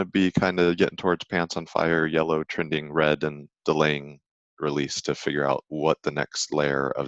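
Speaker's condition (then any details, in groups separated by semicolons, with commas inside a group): No condition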